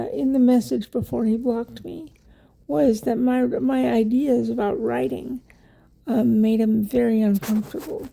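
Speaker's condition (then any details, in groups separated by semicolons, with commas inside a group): Cerebral palsy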